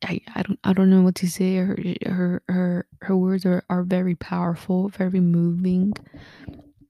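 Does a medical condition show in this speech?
Yes: stuttering; stutters while reading aloud; stutters a lot reading aloud, can't pronounce some words; here repeated sounds, repeated words.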